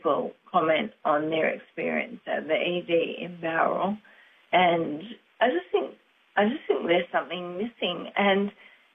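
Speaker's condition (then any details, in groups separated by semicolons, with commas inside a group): Motor neurone disease; wheelchair user, cold locks muscles up, lock-ups take days, long exhaustion afterward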